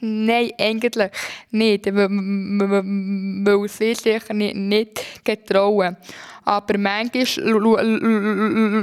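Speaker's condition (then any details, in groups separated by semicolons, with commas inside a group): Stuttering; since childhood, cause unknown, possibly a blow or vaccination, acupuncture tried with little benefit; age 15, in stuttering therapy with Alfred Beiler, therapy helping; worse when nervous during talks or reading aloud, more pauses, hard blocks; repeated sounds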